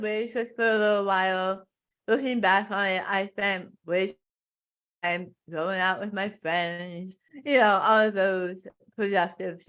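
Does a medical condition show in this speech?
Yes: tongue cancer; stage four tongue carcinoma.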